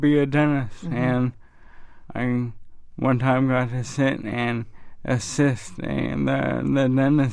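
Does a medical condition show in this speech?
Yes: ALS, slow progressing; onset at Middlebury, diagnosed at 21 by Forbes Norris clinic, weak running, cup trouble; over 4 years since diagnosis, still walking, no wheelchair, on Ryaltek since diagnosis; communicates without communication device.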